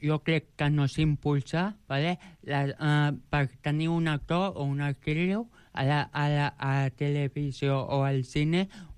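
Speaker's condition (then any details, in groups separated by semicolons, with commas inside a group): Joubert syndrome; age 29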